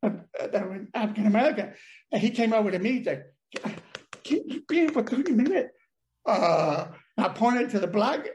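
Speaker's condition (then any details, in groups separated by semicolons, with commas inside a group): Deafness; speech problem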